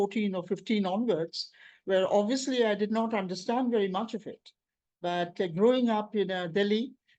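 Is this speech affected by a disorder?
No.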